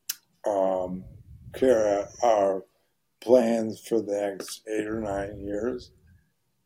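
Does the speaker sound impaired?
Yes: ALS; voice very hoarse.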